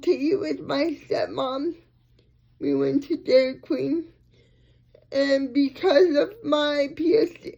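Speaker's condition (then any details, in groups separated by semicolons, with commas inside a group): Cerebral palsy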